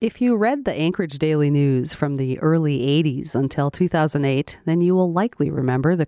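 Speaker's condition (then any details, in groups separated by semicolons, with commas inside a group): No condition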